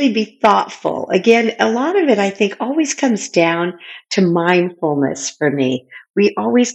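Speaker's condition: No condition

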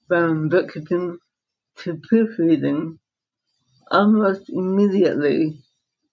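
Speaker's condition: Dystonia, secondary to encephalitis

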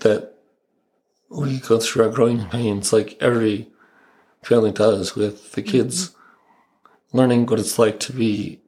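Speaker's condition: ALS; father Bob Snow died of ALS, right hand and forearm affected, left hand partly weak, feeding tube, clinical trial drug; tongue affected but unchanged, predicted speech loss within a year not happened, voice changed, sounds older, voice challenges at work

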